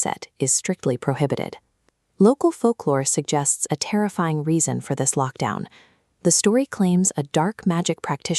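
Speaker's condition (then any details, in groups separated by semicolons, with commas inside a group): No condition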